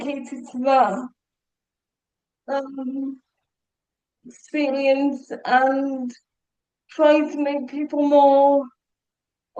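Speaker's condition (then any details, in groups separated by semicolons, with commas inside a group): Cerebral palsy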